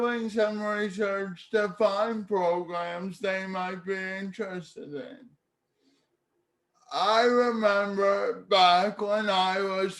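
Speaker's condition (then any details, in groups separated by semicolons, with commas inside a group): Cerebral palsy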